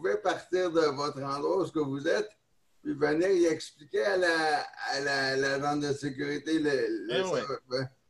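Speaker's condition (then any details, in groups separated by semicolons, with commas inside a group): Neonatal cerebral palsy; neonatal onset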